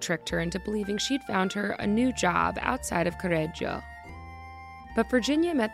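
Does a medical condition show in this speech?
No.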